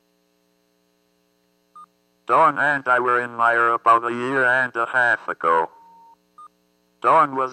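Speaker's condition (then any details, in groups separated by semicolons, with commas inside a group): Athetoid cerebral palsy; constant muscle movement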